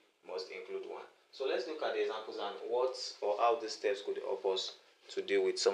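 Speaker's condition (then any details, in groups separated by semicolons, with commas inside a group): No condition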